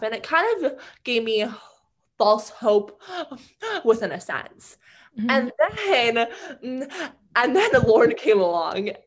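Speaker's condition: Stuttering; stuttering onset around age six, childhood speech therapy, speech therapist Lauren from age ten; Lauren's therapy gave tools to speak confidently with stutter, not elimination, unlike earlier fixing-model therapists; fluency varies day to day, some days perfectly fluent, others persistent stuttering, communication difficult at times; prolonged sounds

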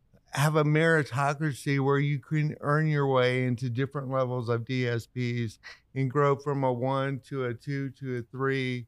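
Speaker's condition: Cerebral palsy; pretty able-bodied, gets around pretty well

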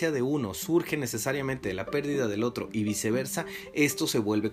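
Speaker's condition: No condition

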